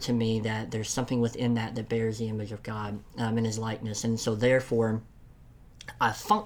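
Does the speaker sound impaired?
Yes: cleft lip and palate; listener heard 'palate' as 'pilot', self-described enunciation not always good, attributed to being from Tennessee.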